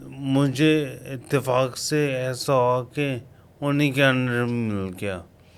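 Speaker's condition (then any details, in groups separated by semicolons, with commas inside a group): Coma after road accident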